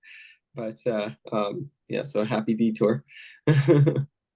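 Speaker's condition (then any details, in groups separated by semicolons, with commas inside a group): No condition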